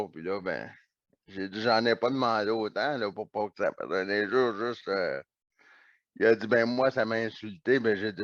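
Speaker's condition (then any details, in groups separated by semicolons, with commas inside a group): Neonatal cerebral palsy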